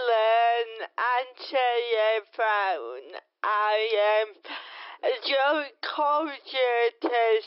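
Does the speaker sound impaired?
Yes: cerebral palsy; cannot eat while walking.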